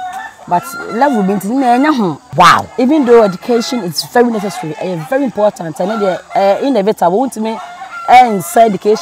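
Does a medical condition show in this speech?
No.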